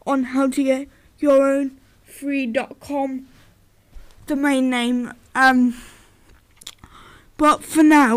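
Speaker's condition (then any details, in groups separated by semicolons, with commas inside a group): Cerebral palsy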